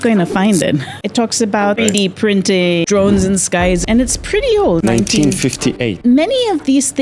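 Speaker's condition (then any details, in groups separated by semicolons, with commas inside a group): No condition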